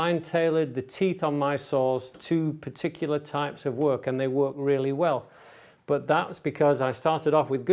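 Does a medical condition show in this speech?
No.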